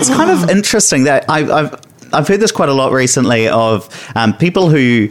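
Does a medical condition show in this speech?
No.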